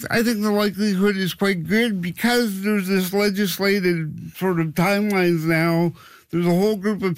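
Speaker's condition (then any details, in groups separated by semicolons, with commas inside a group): Cerebral palsy; past childhood orthopedic surgeries like hip and heel cord operations, some 40 years ago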